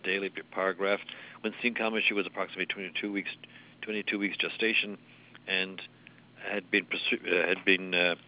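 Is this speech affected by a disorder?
No.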